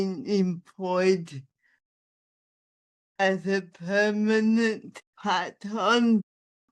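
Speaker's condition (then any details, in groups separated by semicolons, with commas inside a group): Athetoid spastic cerebral palsy; athetoid spastic type, involuntary movement throughout body, mainly arms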